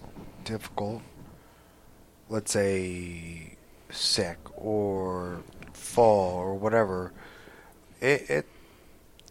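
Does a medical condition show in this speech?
Yes: aphasia; attended intensive aphasia program at University of Michigan Aphasia Center; progressed much more than last year, still feels far from how others see progress.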